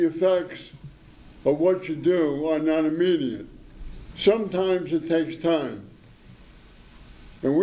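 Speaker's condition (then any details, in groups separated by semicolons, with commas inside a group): Parkinson's disease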